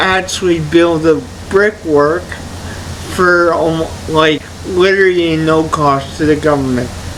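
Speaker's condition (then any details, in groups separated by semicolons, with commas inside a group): Cerebral palsy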